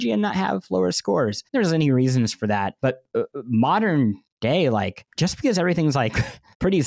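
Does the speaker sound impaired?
Yes: cleft lip and palate; bandaged.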